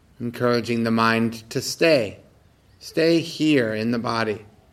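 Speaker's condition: No condition

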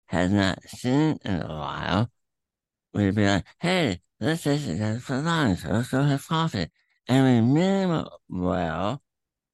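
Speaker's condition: Throat cancer, tumor through tongue, attached to epiglottis; checkups at Erlanger Medical Center Chattanooga

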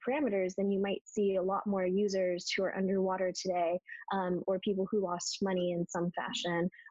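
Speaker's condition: No condition

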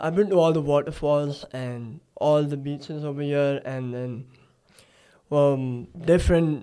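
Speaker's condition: Cleft palate; listeners try harder to understand

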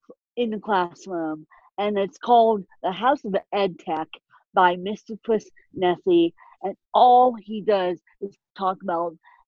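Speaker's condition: Ataxic spastic cerebral palsy; from birth

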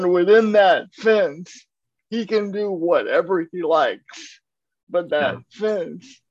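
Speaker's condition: Cerebral palsy; uses a wheelchair

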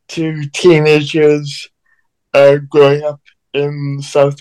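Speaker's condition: Cerebral palsy

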